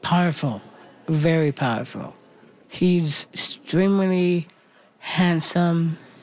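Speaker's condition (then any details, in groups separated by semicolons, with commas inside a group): Down syndrome; intellectual disability, different physical ability to write, speaks scenes aloud, Marcus Youssef records and transcribes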